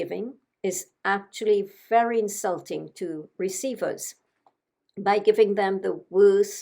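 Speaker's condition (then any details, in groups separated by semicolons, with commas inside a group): No condition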